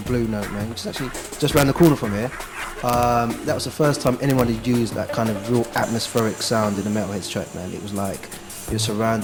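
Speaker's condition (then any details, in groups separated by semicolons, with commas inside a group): No condition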